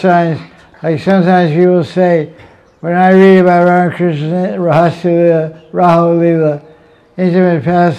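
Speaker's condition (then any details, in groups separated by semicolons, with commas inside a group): Deafness; relies on audience feedback for volume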